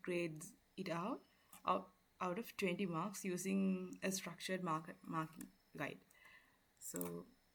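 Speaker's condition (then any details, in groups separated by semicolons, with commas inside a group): No condition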